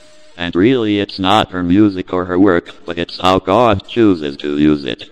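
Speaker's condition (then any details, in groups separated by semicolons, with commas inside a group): Cerebral palsy; uses speech synthesizers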